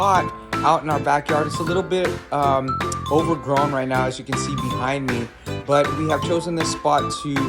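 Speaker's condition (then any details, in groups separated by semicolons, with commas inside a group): No condition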